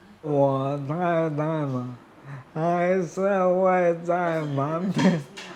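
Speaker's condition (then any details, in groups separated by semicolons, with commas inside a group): Motor neuron disease; affects speech and movement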